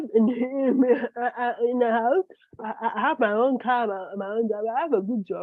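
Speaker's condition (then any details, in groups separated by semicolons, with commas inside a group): Cerebral palsy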